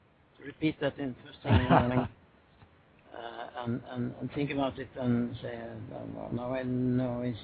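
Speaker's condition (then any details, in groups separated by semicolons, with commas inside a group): Parkinson's disease; Parkinson's 21 years, levodopa, anti-reaction medicine from year 15 halved intake, Lars-Erik Unestål mental training; about 1,100 mg daily, self-adjusted, down ~10% over 6 years, tremor early in interview, breathing calms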